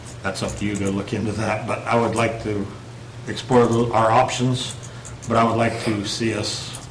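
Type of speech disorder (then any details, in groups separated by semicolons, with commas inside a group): None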